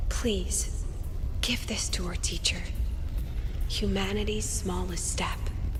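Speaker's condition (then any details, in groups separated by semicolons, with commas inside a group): No condition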